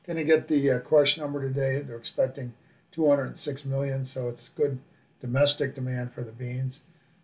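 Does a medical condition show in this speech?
No.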